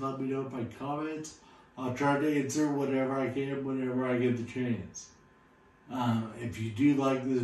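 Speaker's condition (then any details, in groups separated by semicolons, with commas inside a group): Friedreich's ataxia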